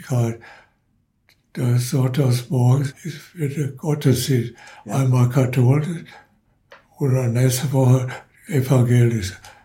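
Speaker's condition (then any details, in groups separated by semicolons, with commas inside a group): Parkinson's disease; progressive Parkinson's disease, arm tremor, finger cramping, arm dislocated in car accident with ongoing pain; could not speak properly during earlier sudden spinning vertigo episode, caller noticed voice, ambulance called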